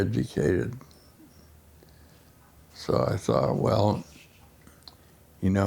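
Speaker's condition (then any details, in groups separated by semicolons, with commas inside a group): Essential tremor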